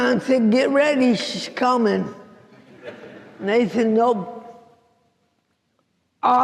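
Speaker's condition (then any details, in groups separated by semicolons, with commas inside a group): Cerebral palsy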